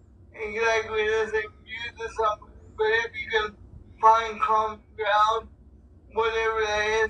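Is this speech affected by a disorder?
Yes: cerebral palsy; physically challenged.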